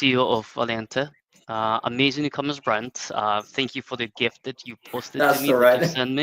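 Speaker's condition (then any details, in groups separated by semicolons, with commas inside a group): No condition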